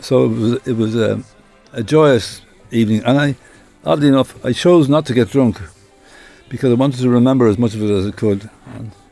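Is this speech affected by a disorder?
Yes: Parkinson's disease; progressive.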